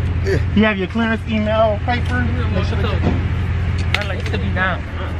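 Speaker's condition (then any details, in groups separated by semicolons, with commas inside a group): No condition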